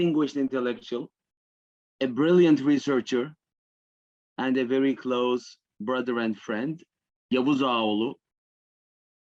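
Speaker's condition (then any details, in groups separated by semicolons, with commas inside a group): No condition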